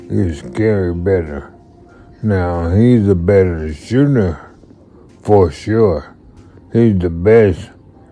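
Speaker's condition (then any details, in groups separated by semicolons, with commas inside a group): Multiple sclerosis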